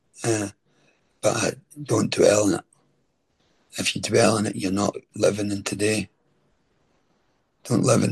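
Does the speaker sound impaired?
Yes: throat cancer treatment effects; stage 4 throat cancer 6.5 years into recovery, chemo, radiotherapy, tracheostomy, neck nerves repaired, remission 2.5 years; voice changed by throat cancer and treatment, deep voice.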